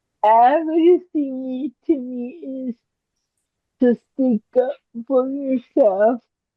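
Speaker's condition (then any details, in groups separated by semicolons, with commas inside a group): Cerebral palsy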